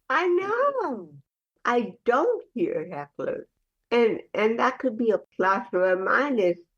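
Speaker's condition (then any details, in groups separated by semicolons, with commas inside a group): Cerebral palsy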